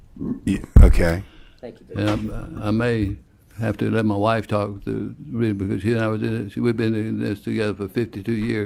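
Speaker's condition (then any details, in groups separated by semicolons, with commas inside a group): Parkinson's; says speech is gone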